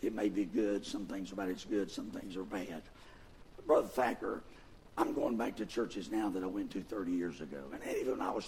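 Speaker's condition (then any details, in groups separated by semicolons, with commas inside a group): Vocal fold paralysis, bilateral; speaks with false vocal folds; false-fold voicing on camera exam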